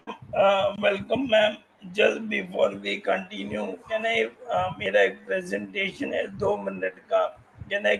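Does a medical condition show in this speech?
Yes: motor neurone disease; voice strong and loud.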